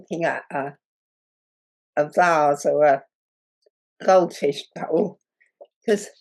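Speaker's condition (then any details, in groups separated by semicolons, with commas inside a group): Muscular dystrophy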